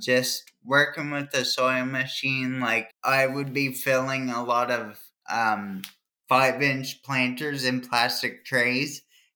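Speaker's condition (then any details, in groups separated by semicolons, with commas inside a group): Cerebral palsy; trouble remembering multiple tasks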